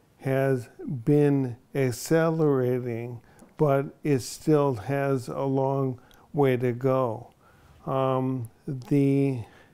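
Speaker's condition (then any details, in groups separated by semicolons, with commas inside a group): ALS; onset in one foot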